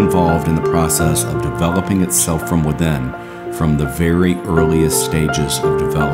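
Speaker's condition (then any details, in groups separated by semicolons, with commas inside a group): No condition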